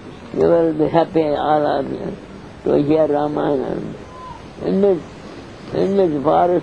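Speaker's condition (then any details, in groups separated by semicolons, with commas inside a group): Deafness; cannot hear audience questions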